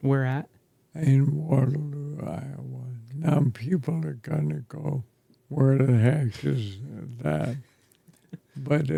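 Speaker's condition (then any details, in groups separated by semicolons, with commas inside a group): ALS; affects chest and throat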